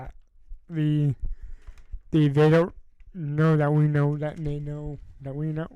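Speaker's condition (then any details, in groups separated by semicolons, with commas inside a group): Cerebral palsy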